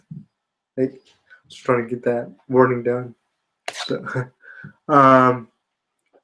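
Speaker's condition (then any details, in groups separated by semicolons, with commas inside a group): Spastic quadriplegia cerebral palsy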